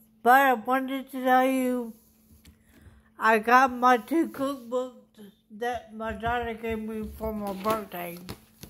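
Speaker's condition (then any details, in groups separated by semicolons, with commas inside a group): Traumatic brain injury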